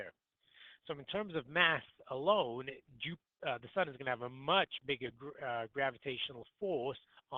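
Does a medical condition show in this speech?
No.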